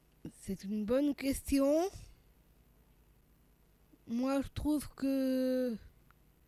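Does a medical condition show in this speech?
Yes: Down syndrome (trisomy 21); congenital heart malformation, heart surgery at age one after Staphylococcus aureus infection, second heart operation near right ventricle; age 39; childhood speech therapy to tone tongue, swallowing problems, slowness.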